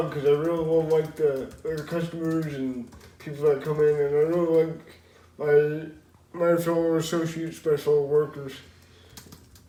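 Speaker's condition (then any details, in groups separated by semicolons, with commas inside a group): Cerebral palsy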